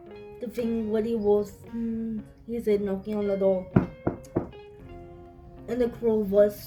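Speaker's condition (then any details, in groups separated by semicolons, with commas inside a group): Cerebral palsy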